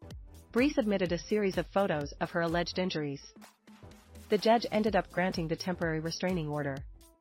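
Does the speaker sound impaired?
No.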